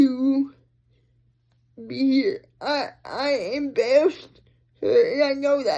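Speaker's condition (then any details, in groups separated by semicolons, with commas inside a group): Cerebral palsy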